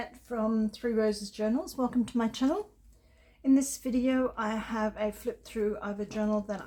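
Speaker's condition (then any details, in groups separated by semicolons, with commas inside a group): No condition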